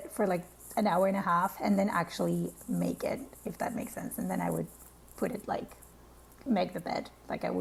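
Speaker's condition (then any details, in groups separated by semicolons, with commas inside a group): No condition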